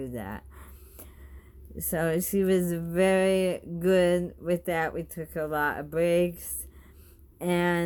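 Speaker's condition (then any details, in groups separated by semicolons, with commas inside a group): Bulbar ALS; bulbar onset, tongue atrophy, cheek and tongue weakness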